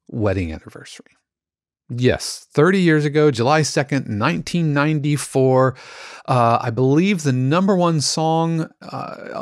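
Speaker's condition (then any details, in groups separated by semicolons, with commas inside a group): No condition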